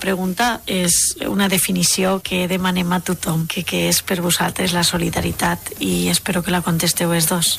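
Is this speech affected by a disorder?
No.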